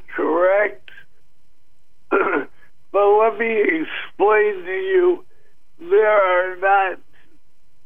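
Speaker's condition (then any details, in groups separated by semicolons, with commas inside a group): Parkinson's disease, mild; slight difficulty in speaking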